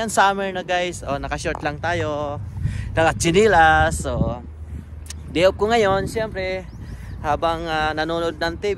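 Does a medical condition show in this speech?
No.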